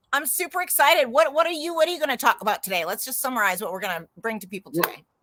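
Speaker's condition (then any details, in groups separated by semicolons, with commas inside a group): No condition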